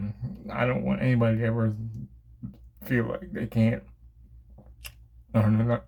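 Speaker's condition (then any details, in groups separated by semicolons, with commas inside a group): Cerebral palsy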